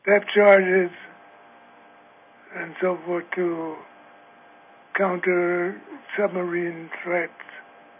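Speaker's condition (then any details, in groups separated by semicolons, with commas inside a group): Parkinson's; severe Parkinson's, age 82, weak airflow, cannot sustain saxophone, flute or clarinet for whole gig; tired, exhausted, taken off air, wife Annie answers for him; choppy, strain audible in voice, stressful to speak, may have difficulty speaking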